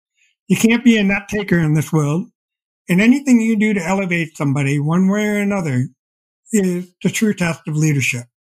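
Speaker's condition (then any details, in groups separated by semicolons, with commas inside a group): Deafblindness; progressive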